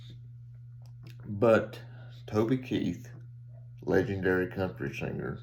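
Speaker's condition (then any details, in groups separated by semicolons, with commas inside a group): Cerebral palsy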